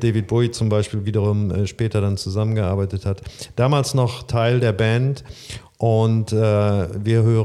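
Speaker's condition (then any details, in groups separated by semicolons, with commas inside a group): No condition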